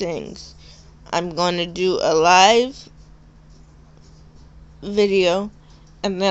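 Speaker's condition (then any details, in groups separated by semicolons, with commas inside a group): Cerebral palsy; type unknown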